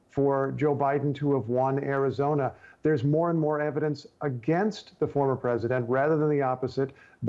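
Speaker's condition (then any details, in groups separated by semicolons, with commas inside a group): No condition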